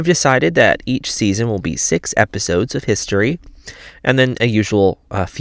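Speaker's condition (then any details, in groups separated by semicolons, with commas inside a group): No condition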